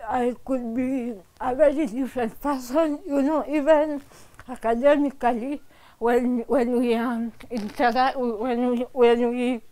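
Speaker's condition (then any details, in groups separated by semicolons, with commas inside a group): Cerebral palsy; from birth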